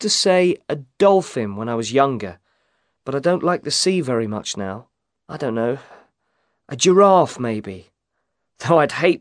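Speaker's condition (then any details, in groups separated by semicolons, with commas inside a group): No condition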